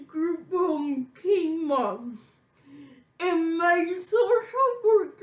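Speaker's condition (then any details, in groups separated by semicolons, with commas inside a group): Physical speech impairment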